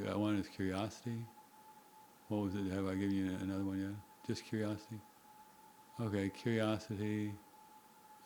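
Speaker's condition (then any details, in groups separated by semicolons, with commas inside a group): Parkinson's disease; long-standing; very quiet speech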